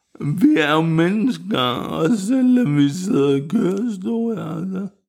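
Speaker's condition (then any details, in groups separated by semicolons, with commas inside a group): Cerebral palsy; wheelchair user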